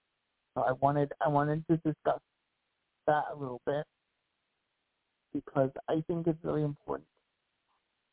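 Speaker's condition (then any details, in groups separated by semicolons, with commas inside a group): Cerebral palsy; voice improved over last year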